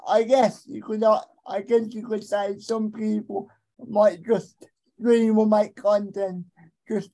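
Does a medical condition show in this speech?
Yes: cerebral palsy; arms affected, left hand usable, right hand basically useless; able to communicate, stutters a lot, worse when distracted by several things.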